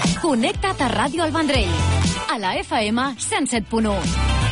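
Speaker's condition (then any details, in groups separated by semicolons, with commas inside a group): No condition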